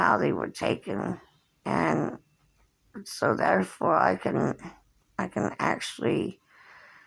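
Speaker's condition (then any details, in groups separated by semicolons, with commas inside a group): Cerebral palsy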